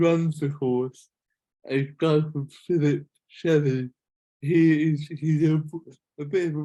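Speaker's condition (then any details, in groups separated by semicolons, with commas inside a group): Cerebral palsy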